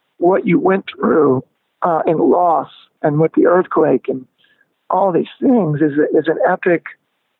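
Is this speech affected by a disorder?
Yes: spasmodic dysphonia; voice lost power, progressively weaker, lost vocal control, range shrank high and low, lost singing ability.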